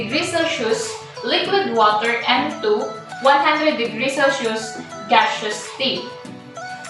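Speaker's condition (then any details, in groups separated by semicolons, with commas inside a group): No condition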